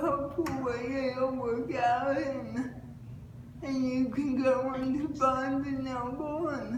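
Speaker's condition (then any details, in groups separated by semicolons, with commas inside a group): Cerebral palsy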